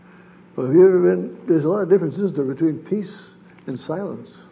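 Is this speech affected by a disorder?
Yes: Parkinson's disease; sleep disrupted.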